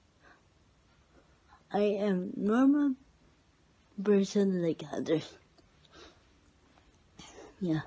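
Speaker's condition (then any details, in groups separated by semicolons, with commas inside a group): Cerebral palsy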